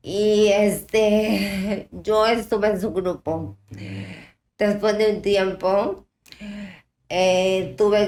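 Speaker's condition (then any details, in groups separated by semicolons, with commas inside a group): Ataxia type 1; speaking and pronunciation problems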